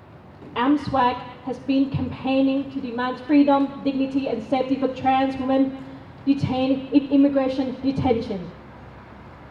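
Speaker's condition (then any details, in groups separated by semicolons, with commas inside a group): No condition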